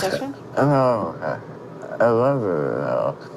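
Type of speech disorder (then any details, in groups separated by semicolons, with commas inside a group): Dysarthria; spinal muscular atrophy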